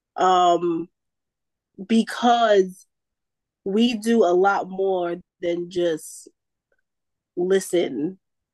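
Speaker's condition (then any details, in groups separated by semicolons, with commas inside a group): Stuttering; stutter since at least high school, caused shyness, quietness and shame then; still stutters, work role forced out of shell; stuttering not under own control; prolonged sounds, blocks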